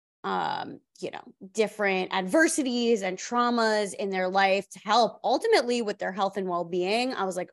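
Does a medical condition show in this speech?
No.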